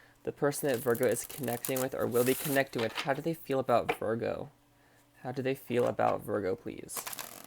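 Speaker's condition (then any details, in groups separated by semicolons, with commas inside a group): No condition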